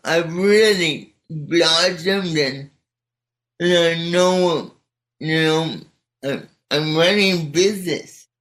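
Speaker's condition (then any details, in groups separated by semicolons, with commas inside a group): Cerebral palsy; speech not affected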